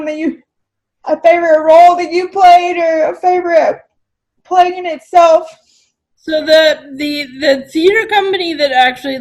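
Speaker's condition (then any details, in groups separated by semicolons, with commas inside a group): Cerebral palsy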